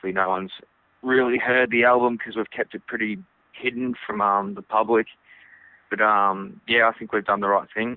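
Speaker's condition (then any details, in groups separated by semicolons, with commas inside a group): No condition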